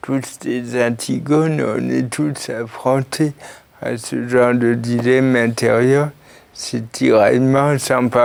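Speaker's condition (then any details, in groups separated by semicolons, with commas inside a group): Cerebral palsy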